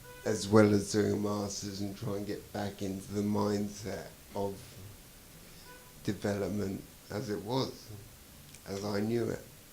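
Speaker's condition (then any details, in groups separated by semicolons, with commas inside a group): Traumatic brain injury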